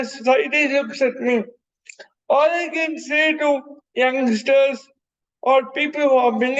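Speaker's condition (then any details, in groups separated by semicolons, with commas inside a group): Cerebral palsy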